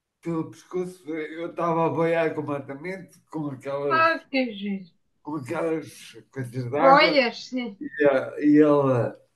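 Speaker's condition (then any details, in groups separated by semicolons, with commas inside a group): Machado-Joseph disease (sca3)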